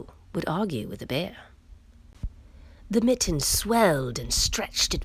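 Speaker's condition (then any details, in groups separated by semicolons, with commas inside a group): No condition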